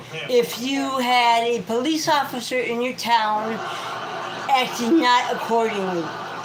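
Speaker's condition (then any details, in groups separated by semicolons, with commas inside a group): Cerebral palsy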